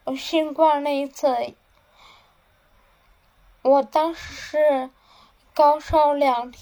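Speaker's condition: Cerebellar atrophy, hereditary; familial

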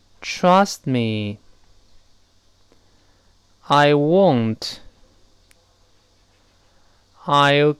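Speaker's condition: No condition

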